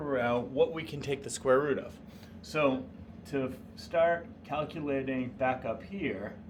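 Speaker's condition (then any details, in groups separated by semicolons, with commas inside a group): No condition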